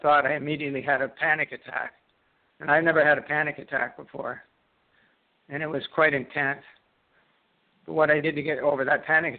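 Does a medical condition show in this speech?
Yes: Parkinson's disease; left side onset, first symptom left index finger tremor, worsened over four years, diagnosed by Ontario neurologist.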